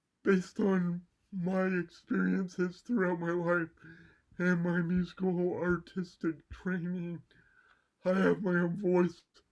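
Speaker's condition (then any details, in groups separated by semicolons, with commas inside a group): Cerebral palsy; mild left side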